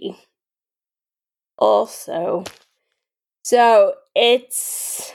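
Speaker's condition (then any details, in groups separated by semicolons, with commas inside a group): Friedreich's ataxia; diagnosed at 17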